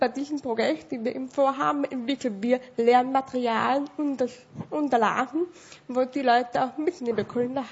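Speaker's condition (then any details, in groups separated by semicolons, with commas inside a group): Severe hearing loss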